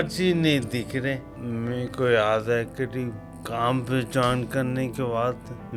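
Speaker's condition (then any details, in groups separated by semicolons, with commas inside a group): Coma after road accident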